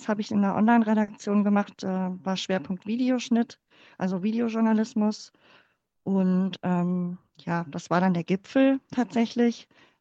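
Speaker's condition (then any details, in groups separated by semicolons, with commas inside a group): Cleft palate; congenital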